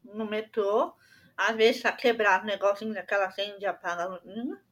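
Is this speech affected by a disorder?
Yes: deafness; congenital, maternal rubella, profound one ear, severe other, hearing aid from 4, no cochlear implant; oralized, uses hearing aid, hears better with severe-loss ear, sign language first language; no speech before diagnosis, only pointing, learned speech with hearing aid and speech therapy, early words incorrect.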